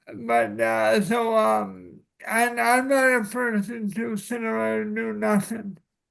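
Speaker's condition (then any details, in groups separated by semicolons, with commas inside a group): Cerebral palsy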